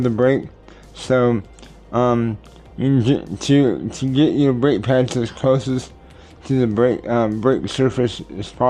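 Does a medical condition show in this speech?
Yes: cerebral palsy; tends to mess up words.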